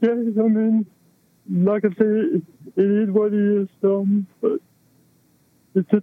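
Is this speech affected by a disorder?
Yes: cerebral palsy; affecting movement, balance and posture.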